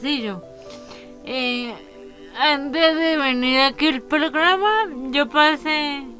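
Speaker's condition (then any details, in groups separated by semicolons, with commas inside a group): Cerebral palsy; special programs in Leticia alternating with school in childhood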